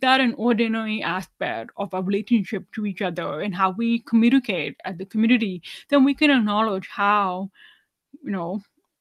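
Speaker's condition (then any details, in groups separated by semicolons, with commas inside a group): Deafness, severe; about 99% hearing loss, hearing aids worn whole life, cochlear implant candidate; uses hearing aids, relies heavily on lip reading, does not sign, not fluent in ASL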